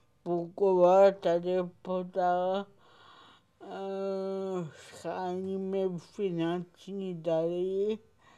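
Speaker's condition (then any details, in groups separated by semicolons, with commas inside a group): Cerebral palsy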